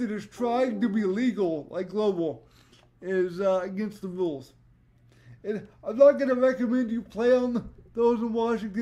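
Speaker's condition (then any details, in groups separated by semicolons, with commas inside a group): Cerebral palsy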